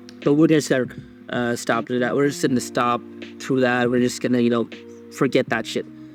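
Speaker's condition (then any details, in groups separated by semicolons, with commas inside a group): No condition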